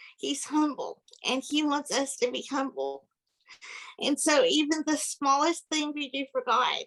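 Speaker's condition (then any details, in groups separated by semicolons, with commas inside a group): Cerebral palsy; physical disability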